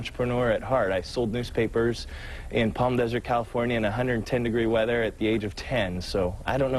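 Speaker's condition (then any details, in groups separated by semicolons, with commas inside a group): No condition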